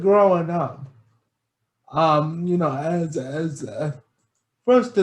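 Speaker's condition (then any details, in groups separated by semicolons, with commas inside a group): Cerebral palsy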